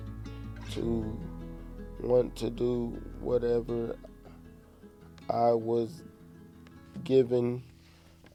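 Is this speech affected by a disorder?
Yes: cerebral palsy.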